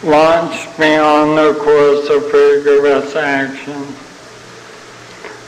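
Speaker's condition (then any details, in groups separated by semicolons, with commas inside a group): ALS (Lou Gehrig's disease); terminal, young onset, first sign abnormal walking; progressing, uses wheelchair, fell and cracked chin two years ago, no medication; sounds like having had a couple of drinks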